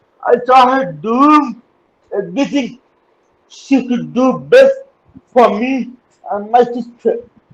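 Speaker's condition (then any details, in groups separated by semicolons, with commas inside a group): Cerebral palsy; uses wheelchair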